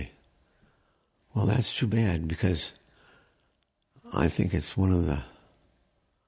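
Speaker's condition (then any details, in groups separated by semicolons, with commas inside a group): Progressive supranuclear palsy; progressive degenerative condition, diagnosed about a year ago; unable to stand, eyesight and handwriting badly worsened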